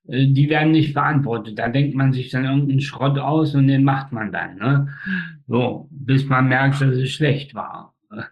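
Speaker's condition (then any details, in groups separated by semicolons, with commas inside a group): Spastic tetraparesis; birth accident, umbilical cord strangulation, brain oxygen lack up to 15 minutes, all four limbs; facial paralysis, speech control difficulties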